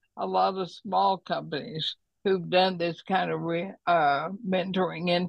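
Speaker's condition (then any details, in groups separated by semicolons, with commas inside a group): ALS; tongue has trouble cooperating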